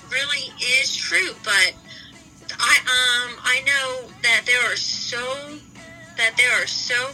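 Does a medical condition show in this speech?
Yes: aphasia and traumatic brain injury; stroke survivor.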